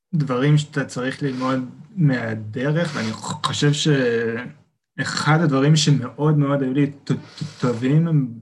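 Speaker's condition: Stuttering; stuttering since young age, previously much more covert; uses word planning and word skipping in stressful situations to keep flow; speech blocks, plans words ahead and skips words under stress; repeated sounds, repeated words

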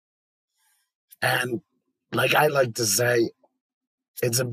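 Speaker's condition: Laryngectomy; esophageal segment changes speech

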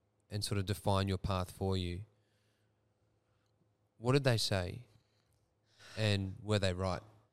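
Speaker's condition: No condition

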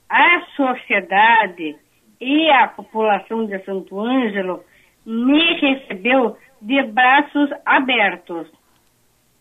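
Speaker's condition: Down syndrome

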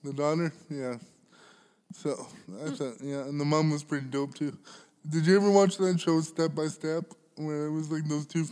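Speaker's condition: Cerebral palsy; cannot stand unaided, needs others holding upright, urinates seated into bottle, medical cannabis card in Canada; smokes a lot of cannabis

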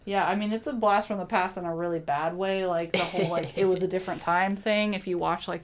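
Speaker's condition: No condition

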